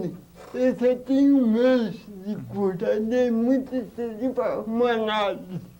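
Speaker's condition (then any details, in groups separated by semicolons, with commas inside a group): Cerebral palsy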